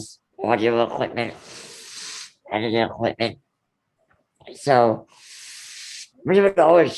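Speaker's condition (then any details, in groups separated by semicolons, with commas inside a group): Ullrich congenital muscular dystrophy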